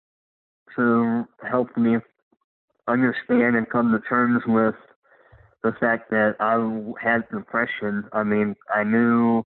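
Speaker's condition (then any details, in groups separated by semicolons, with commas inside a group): Cleft lip and palate; congenital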